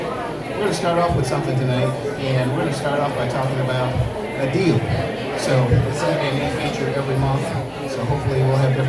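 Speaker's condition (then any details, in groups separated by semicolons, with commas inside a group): No condition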